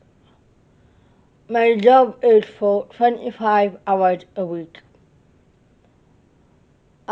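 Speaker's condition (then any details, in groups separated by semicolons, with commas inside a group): Cerebral palsy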